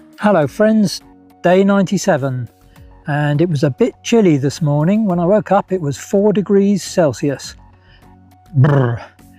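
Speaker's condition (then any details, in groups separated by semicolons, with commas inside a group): No condition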